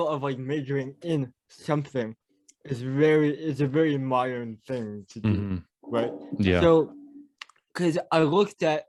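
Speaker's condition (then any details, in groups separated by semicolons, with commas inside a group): Cerebral palsy; mild speech impediment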